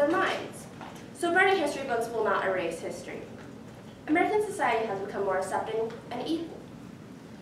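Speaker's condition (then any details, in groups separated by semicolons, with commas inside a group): No condition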